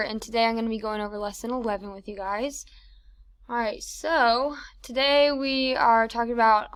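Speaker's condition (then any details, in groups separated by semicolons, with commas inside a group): No condition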